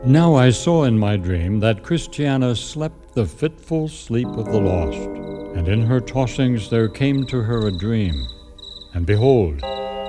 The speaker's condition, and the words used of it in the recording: No condition.